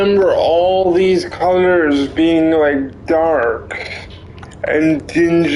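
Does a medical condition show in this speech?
Yes: cerebral palsy; limbs affected.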